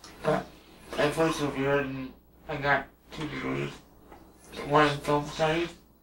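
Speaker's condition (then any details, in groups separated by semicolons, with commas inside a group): Duchenne muscular dystrophy; progressive weakness, lost walking and respiratory strength, no tracheostomy; 24-hour noninvasive mouthpiece ventilation, night ventilation from 23; breathes through mouthpiece held by lips, glossopharyngeal breathing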